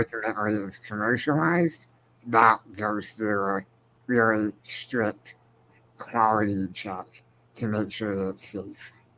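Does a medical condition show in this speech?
Yes: spinal muscular atrophy.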